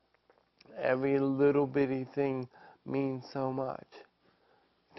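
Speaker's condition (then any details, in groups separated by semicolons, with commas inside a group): ALS; after diagnosis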